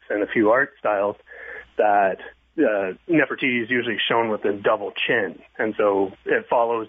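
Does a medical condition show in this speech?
No.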